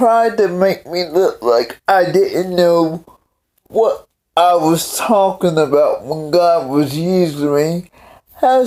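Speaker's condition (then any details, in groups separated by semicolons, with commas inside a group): Cerebral palsy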